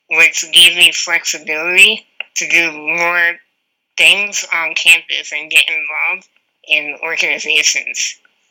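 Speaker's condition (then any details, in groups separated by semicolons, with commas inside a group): Spinal muscular atrophy; severe symptoms after first injection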